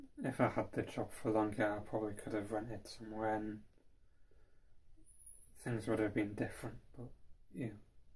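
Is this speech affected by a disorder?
Yes: cerebral palsy.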